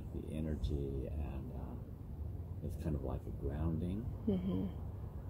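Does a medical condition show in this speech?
No.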